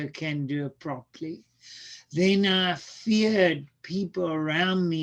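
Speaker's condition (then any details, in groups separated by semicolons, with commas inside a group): Cerebral palsy; speech sounds atypical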